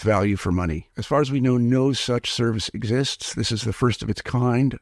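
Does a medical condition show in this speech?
No.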